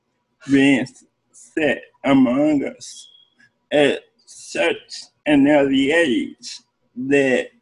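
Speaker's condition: Cerebral palsy; therapists involved in upbringing

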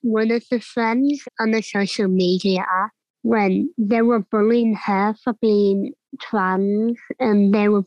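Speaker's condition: Cleft palate; congenital

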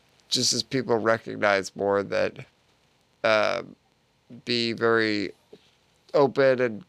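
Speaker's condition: Duchenne muscular dystrophy

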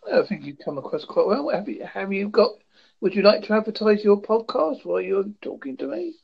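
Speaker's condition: No condition

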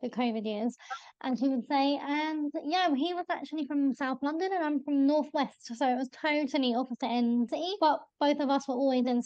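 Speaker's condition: Bilateral cleft lip and palate; congenital

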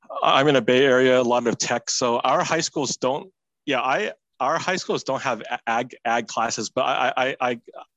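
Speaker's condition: Stuttering; stuttering since at least high school; stuttered sometimes during high school team practice, kept stutter private; repeated words, blocks

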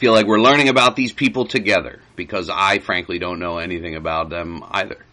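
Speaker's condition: No condition

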